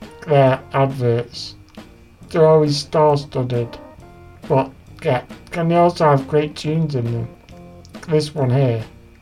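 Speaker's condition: Duchenne muscular dystrophy; about 23 years ago

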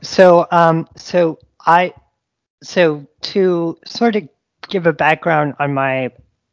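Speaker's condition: Stuttering; stutters on a daily basis; stutters audibly during interview, stutters left in recording; prolonged sounds, blocks

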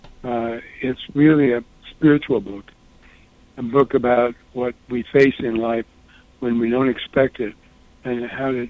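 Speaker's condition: Parkinson's disease; frozen face first noticed by a doctor, confirmed by Parkinson specialists; exhaustion main symptom, muddy head felt during interview, tiny scrawled handwriting getting tinier; throat getting closed up, losing voice

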